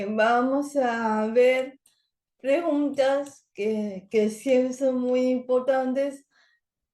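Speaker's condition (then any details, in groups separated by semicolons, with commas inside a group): Cerebral palsy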